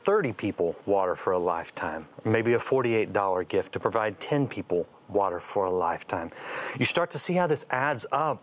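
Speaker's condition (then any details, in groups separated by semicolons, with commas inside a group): No condition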